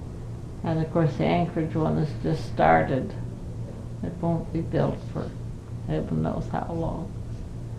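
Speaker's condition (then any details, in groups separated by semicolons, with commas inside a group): Parkinson's; not very able to do much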